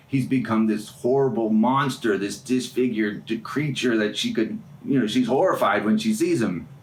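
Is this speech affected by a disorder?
No.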